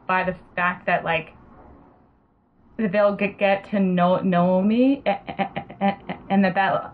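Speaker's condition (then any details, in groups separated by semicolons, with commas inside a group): Stuttering; past stuttering therapy with desensitization, learned to live effectively with stuttering; stutters when talking with patients, listeners sometimes react oddly to stuttering; repeated sounds, repeated words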